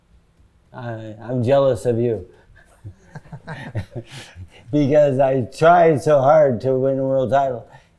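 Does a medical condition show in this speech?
Yes: Parkinson's disease; symptoms said less severe than another Parkinson's patient's.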